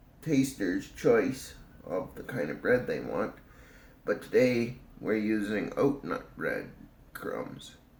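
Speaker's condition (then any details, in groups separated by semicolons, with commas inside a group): Cerebral palsy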